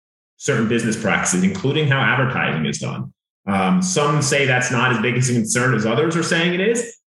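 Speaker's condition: No condition

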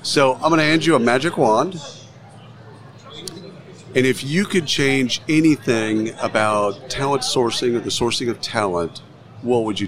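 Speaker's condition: No condition

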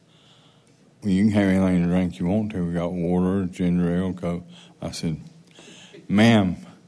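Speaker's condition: Parkinson's

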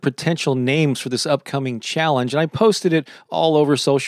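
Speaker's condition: No condition

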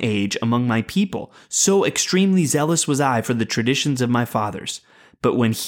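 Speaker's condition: No condition

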